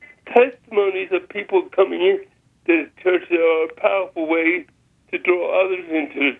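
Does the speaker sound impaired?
Yes: spastic cerebral palsy; lifelong wheelchair use, now power chair for mobility; finger spasticity makes rosary beads hard to use, uses scripture rosary instead.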